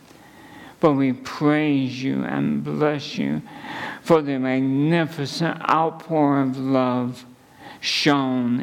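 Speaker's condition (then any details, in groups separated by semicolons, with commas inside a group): ALS; at least a couple of months since diagnosis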